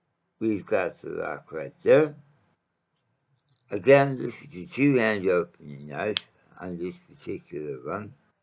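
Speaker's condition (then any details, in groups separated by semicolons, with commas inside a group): Mouth cancer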